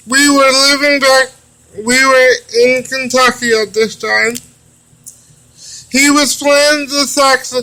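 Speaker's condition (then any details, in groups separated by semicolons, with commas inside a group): Cerebral palsy; limited use of the hands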